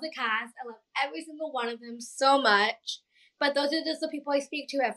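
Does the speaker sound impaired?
Yes: Down syndrome; past speech therapy, therapist helped connect with thoughts, open heart surgery at 19, stopped singing and vocal coaching afterwards.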